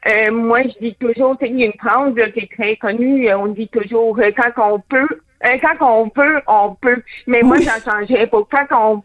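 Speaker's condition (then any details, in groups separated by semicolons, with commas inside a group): Hearing loss with cochlear implant; removes implant in water, total silence, phone understanding varies by person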